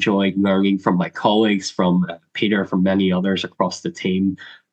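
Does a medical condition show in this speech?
Yes: cleft lip and palate; much speech therapy in childhood, dreaded reading aloud and public speaking as child.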